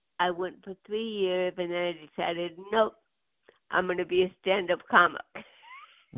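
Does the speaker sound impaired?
Yes: cerebral palsy; birth onset.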